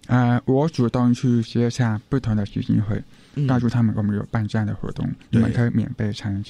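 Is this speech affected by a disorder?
Yes: hearing impairment; uses hearing aids; host hints hearing loss may be audible to listeners, says can speak well.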